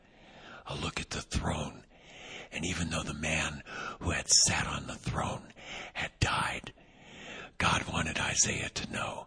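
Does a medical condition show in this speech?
Yes: vocal cord paralysis, unilateral.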